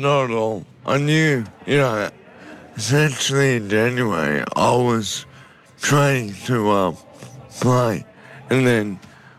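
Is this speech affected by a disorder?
Yes: motor neurone disease; sporadic motor neurone disease, deteriorating quickly; had treatment overseas, exploring TPS neuromodulation in Melbourne, twice-daily home device, nanocrystallized gold from Salt Lake.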